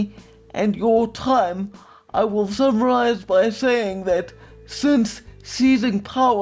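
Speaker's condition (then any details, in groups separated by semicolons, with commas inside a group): Quadriplegic cerebral palsy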